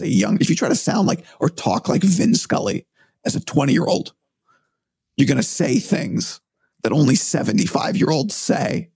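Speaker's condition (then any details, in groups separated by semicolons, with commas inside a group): Vocal cord surgery; vocal cord problem, not uncommon, long search for diagnosis, vocal cord surgery by ear nose and throat surgeon; voice compromised, objectively worse than usual, unsure if voice returns to 100%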